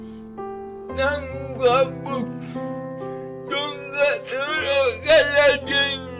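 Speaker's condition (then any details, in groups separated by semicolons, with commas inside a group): Brain lesion disability grade 1, severe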